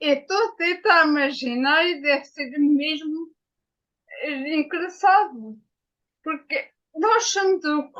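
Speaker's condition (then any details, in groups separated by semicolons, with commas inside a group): Ataxia after brain injury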